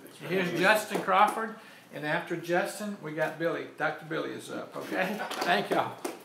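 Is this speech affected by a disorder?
No.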